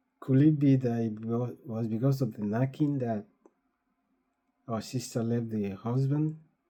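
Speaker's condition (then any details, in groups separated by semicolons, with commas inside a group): No condition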